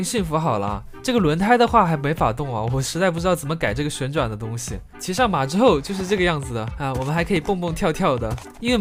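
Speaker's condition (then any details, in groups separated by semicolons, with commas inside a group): No condition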